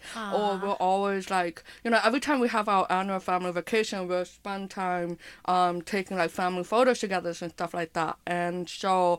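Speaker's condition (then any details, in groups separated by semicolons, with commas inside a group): Hearing impairment with speech impairment; speech and hearing impairments sometimes affect talking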